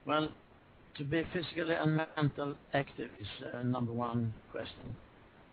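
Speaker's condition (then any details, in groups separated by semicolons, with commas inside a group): Parkinson's disease; Parkinson's 21 years, levodopa, anti-reaction medicine from year 15 halved intake, Lars-Erik Unestål mental training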